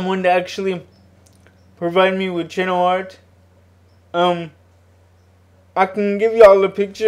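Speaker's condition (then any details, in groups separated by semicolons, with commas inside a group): Cerebral palsy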